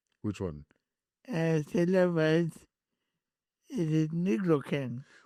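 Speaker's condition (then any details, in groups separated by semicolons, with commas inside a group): Cerebral palsy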